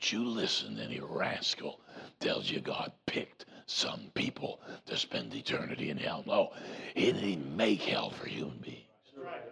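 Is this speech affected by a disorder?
Yes: voice box removal needed; vocal cord cancer, prior chemo and radiation, 35 treatments over about seven weeks; voice box removal advised, saw doctor for more details; voice self-described as Batman voice, expects R2-D2-like voice after removal.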